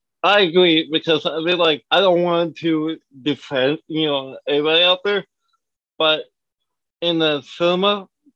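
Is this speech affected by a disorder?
Yes: cerebral palsy.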